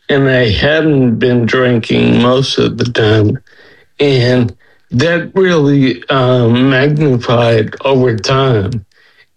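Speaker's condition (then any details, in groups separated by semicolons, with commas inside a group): Friedreich's ataxia; diagnosed at 19, early drunk-like balance and gait problems, wheelchair about 25 years, slowed motor skills; speech and swallowing improved on Skyclarys, more confidence speaking, asked less often to repeat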